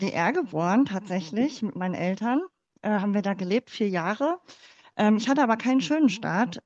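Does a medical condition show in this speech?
Yes: cleft palate; congenital, born in former GDR.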